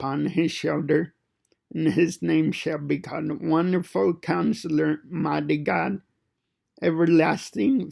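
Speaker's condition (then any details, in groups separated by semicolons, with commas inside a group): Cerebral palsy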